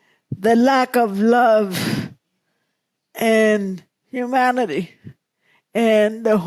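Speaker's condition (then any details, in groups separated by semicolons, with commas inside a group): Cerebral palsy; present from birth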